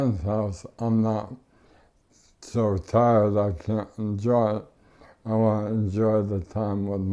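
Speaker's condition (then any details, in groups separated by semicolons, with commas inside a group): ALS; progressing, breathing mask nightly and some days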